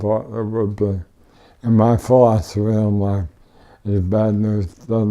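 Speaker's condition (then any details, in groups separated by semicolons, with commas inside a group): ALS; tracheotomy, wheelchair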